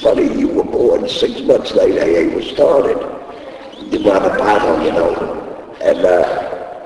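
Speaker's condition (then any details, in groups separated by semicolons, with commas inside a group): Laryngectomy; voice box removed by operation, device placed in throat, voice first lost at racetrack; still talking after voice box removal; speaks using device in throat, needs thumb to talk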